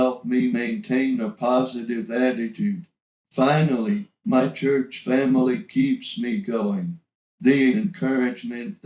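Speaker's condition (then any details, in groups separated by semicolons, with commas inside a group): ALS (Lou Gehrig's disease), speech-generating device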